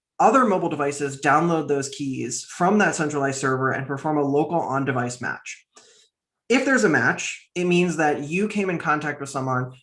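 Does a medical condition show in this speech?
No.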